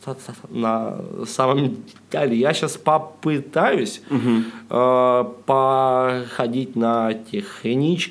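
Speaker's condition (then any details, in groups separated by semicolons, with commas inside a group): Stuttering, mild; persistent stutter, unable to get rid of it; stand-up comic, opens sets with jokes warning about stutter; slight stutter, sound and part-word repetitions, blocks, fillers, self-interruptions; repeated sounds, prolonged sounds, blocks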